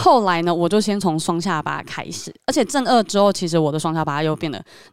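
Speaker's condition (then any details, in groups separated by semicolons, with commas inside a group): Submucous cleft palate; submucous cleft palate since childhood, former underbite, braces, insurance-covered orthognathic surgery advancing upper, retracting lower jaw; recent cough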